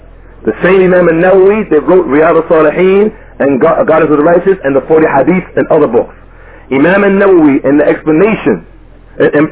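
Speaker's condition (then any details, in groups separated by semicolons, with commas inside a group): No condition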